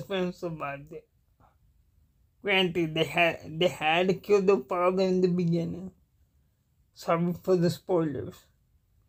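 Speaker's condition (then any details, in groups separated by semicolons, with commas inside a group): Cerebral palsy; cannot walk, uses wheelchair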